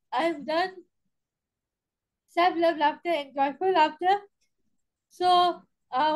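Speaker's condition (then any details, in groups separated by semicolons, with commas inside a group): Cerebral palsy spastic quadriplegia; spastic quadriplegia, neonatal brain oxygen loss, premature birth; diagnosed in infancy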